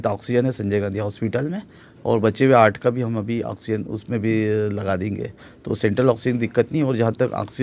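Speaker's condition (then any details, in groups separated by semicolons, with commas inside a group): No condition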